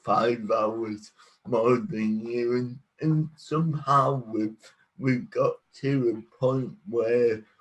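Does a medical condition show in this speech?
Yes: cerebral palsy.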